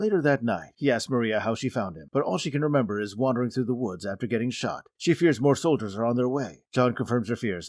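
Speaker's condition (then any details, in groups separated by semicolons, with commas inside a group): No condition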